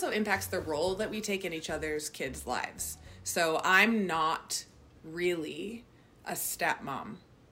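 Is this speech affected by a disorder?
No.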